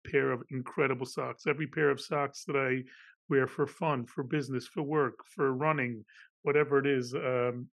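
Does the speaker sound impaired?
No.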